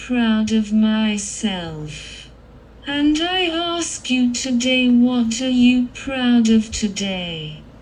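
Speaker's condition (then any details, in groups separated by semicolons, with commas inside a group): Cerebral palsy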